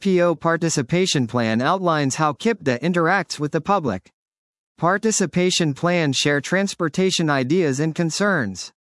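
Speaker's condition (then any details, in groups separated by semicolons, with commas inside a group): No condition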